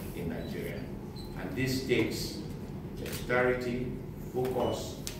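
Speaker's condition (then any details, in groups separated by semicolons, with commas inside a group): No condition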